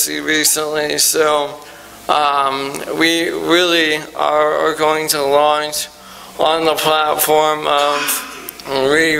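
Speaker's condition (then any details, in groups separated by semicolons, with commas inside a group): ALS; recently diagnosed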